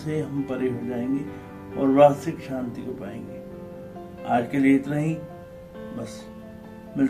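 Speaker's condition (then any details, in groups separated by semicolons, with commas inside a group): Cerebral palsy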